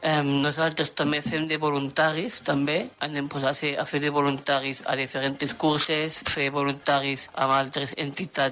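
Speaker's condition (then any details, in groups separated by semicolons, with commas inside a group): Down syndrome; trisomy 21, three copies of chromosome 21, intellectual disability; about 30 years old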